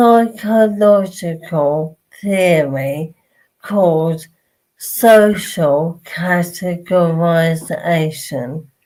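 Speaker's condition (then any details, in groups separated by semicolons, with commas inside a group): Motor neurone disease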